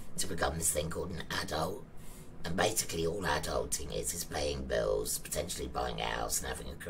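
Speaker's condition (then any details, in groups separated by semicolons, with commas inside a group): Laryngectomy; laryngectomy for thyroid cancer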